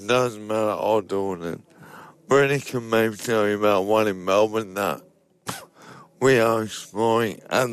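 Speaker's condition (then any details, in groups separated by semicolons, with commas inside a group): Motor neurone disease; sporadic motor neurone disease, deteriorating quickly; speech affected as disease progressed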